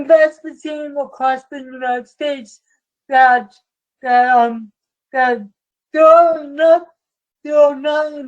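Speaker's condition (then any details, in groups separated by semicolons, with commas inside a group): Cerebral palsy; from birth, affects movement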